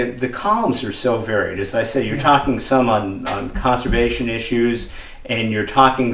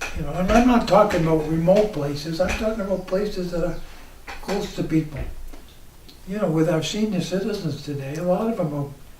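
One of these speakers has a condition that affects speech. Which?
The second: ALS; diagnosed couple years ago, types with two fingers.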